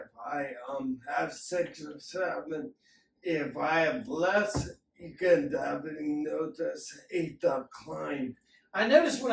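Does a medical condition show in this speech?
Yes: acquired ataxia.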